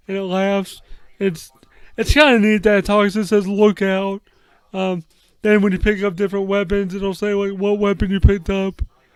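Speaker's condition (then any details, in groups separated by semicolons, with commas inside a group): Cerebral palsy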